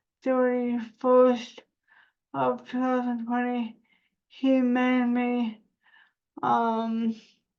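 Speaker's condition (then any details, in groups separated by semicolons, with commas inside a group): Cerebral palsy; spasticity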